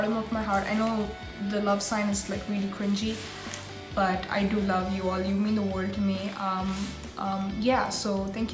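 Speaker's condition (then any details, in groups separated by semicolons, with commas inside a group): No condition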